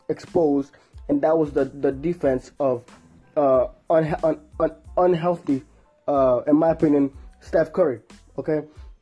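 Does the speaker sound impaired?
Yes: stuttering; may stutter during podcast; here repeated sounds, blocks.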